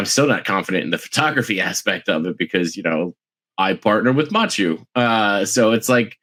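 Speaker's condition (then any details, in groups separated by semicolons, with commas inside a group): No condition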